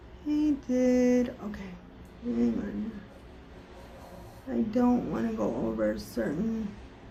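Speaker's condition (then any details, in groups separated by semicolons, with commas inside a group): Cerebral palsy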